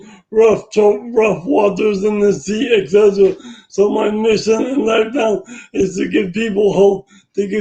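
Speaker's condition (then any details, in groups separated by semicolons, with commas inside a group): Brain injury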